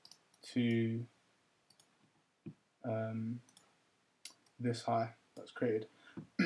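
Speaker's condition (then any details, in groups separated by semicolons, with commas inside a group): No condition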